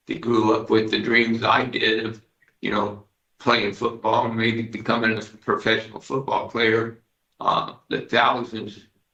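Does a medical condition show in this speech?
Yes: Parkinson's disease.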